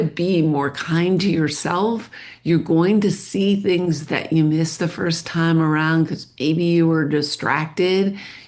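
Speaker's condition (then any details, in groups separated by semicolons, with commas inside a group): No condition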